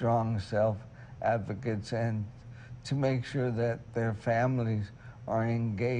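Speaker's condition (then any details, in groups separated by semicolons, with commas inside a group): ALS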